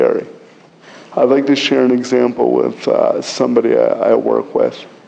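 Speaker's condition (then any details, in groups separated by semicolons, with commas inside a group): Cerebral palsy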